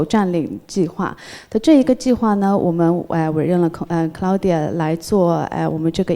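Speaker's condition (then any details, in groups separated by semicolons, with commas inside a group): No condition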